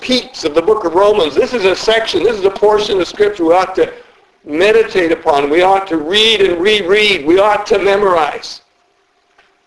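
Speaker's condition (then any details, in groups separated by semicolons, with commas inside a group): No condition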